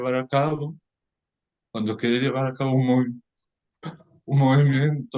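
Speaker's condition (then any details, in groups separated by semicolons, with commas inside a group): Cerebral palsy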